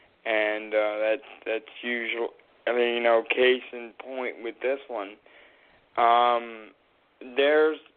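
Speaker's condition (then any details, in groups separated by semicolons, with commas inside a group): Cerebral palsy; spinal curve; runs out of breath, one-breath rushes, pauses, false starts, stuttering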